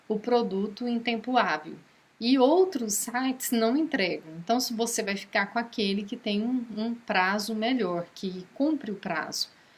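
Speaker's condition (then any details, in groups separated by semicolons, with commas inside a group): No condition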